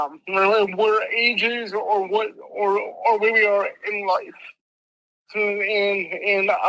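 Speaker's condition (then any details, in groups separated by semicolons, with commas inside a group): Mild cerebral palsy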